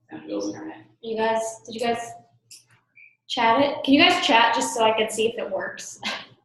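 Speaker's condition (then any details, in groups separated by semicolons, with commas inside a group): No condition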